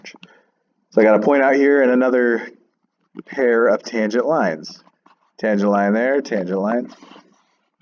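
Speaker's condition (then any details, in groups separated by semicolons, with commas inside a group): No condition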